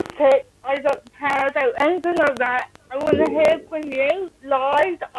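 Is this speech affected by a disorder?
Yes: cerebral palsy.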